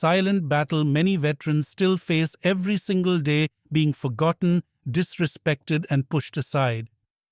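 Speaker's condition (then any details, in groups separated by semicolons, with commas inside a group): No condition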